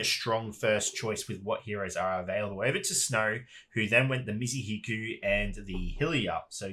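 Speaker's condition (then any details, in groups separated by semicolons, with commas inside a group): No condition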